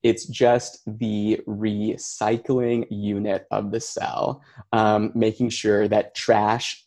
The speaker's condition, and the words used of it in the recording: Stuttering. But I sort of ran from that for a while because I was scared that I would be a bad speech pathologist because I still stutter.